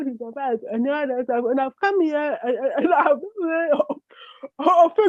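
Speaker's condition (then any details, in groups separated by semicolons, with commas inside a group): Cerebral palsy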